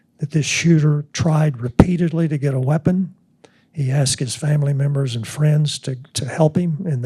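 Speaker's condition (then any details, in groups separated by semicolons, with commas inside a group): No condition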